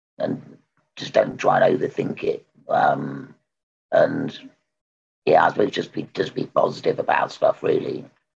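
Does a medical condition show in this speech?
Yes: total laryngectomy; squamous cell cancer right vocal cord, radiotherapy, recurrence, total laryngectomy at Churchill, stoma breathing, valve; about three years since diagnosis, new valve fitted yesterday by salt team; croaky voice five years before diagnosis, voice now very good, better than before, accent kept.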